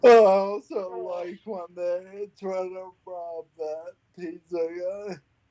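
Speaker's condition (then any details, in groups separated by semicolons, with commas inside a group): Friedreich's ataxia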